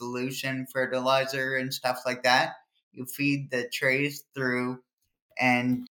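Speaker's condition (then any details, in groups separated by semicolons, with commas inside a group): Cerebral palsy; trouble remembering multiple tasks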